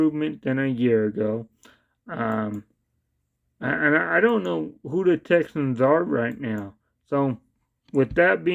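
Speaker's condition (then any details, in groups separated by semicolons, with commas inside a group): Cerebral palsy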